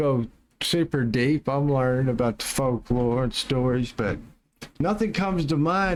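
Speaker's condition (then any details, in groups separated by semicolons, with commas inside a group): No condition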